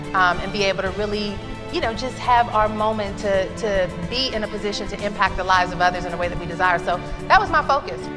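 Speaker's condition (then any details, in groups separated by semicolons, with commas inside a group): No condition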